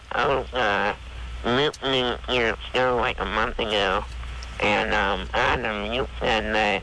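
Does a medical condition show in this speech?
Yes: spinal muscular atrophy; Werdnig-Hoffmann type, more severe form, wheelchair user, operates wheelchair with touchpad; lying down during call.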